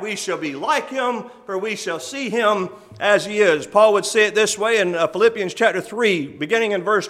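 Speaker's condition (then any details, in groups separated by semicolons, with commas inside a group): No condition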